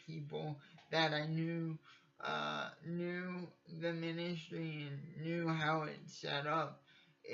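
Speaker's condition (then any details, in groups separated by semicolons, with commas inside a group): Cerebral palsy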